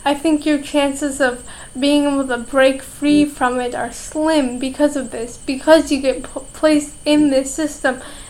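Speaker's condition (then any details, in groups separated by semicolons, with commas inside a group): Cerebral palsy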